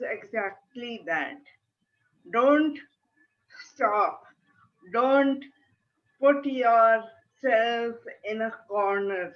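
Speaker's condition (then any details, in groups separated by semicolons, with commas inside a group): Cerebral palsy; brain viral fever, spastic hand; permanent speech problem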